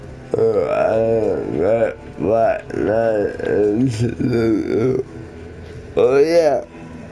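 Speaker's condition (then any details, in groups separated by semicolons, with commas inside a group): Cerebral palsy; one hand affected; atypical speech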